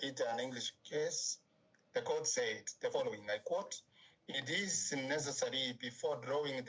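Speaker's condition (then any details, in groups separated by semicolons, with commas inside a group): No condition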